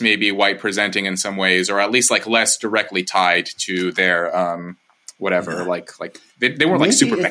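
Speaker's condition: No condition

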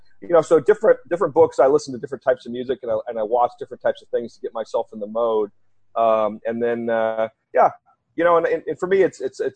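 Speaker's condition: No condition

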